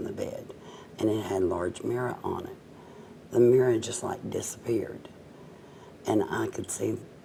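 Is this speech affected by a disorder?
Yes: cerebral palsy, mild.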